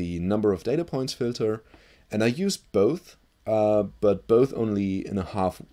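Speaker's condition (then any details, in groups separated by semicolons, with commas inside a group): No condition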